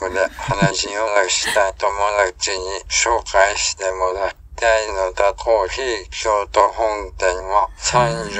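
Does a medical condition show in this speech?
Yes: ALS, through a speech-generating device.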